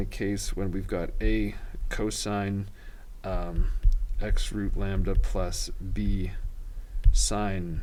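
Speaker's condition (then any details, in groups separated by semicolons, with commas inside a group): No condition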